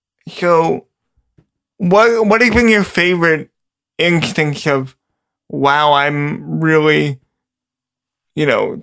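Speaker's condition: Cerebral palsy; earlier used wheelchair-type stroller

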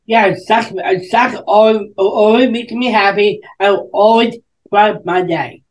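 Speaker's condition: Down syndrome; speaks in interview, some repeated words

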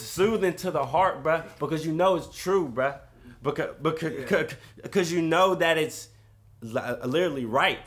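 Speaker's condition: Stuttering; expects to stutter on this podcast; repeated sounds, prolonged sounds

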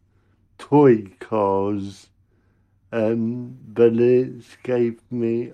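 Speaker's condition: Cerebral palsy; congenital

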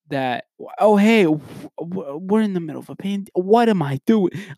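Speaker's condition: Stutter; stutter comes on during recording; repetitions of words when stutter comes on; repeated sounds, prolonged sounds

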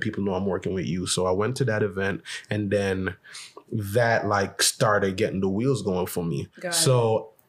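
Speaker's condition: No condition

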